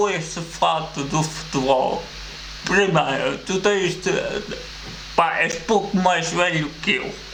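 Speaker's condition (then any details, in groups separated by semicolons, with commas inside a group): Cerebral palsy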